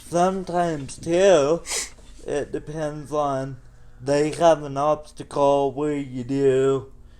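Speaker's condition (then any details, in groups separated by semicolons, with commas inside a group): Cerebral palsy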